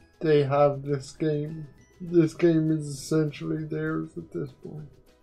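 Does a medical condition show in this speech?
Yes: quadriplegic cerebral palsy; uses one hand.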